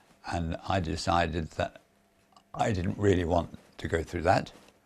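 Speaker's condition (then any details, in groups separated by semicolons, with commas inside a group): Motor neurone disease; final days of life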